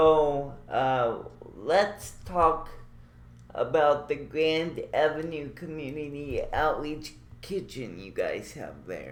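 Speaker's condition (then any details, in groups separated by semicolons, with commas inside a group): Cerebral palsy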